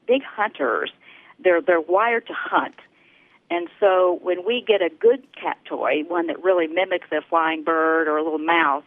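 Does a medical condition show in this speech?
No.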